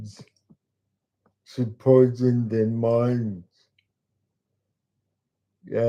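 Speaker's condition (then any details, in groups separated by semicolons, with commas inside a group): Cerebral palsy; talks slowly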